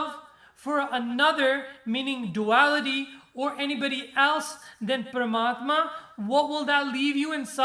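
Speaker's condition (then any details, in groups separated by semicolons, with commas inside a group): No condition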